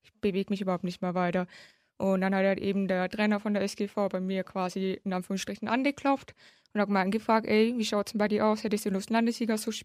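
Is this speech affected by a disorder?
Yes: hard of hearing since birth; congenital severe hearing loss, nearly deaf, detected at age three, left cochlear implant since age nine.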